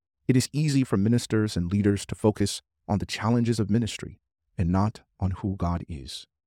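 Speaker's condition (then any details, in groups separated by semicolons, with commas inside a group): No condition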